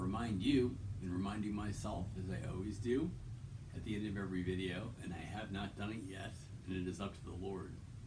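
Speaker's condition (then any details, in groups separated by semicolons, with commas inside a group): No condition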